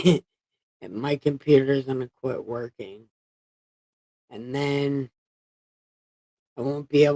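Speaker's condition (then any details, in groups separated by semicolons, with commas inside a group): Brain injury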